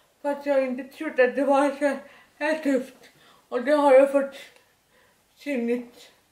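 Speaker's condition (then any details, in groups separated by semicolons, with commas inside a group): Dyskinetic cerebral palsy, severe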